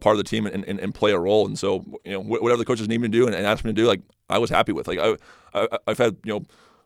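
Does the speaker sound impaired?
Yes: stutter; stutter first noticed in high school, magnified on mission while learning Spanish; past speech therapists helped a little, detailed preparation learned from coach Lewis at Lone Peak; trips over words, can't get words out off the cuff, less when prepared, confident; here repeated sounds, repeated words.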